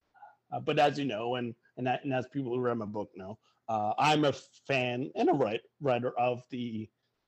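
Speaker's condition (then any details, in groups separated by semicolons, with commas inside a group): Stuttering; person who stutters, also diagnosed with cerebral palsy; really hard time using phone, verbal communication weakest, writes in chat box, Gchat or email; repeated sounds, repeated words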